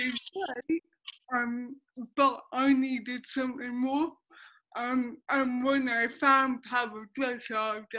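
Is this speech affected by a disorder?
Yes: cerebral palsy.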